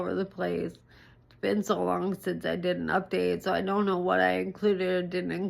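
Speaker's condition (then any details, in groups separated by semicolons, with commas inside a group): ALS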